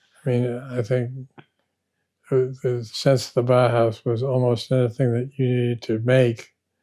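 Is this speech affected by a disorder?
Yes: Parkinson's disease.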